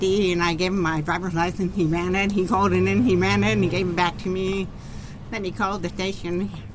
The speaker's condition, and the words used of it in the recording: Deafness. She was slurring her words when she talked.